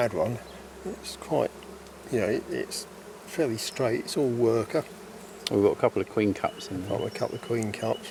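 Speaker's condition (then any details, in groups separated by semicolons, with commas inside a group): No condition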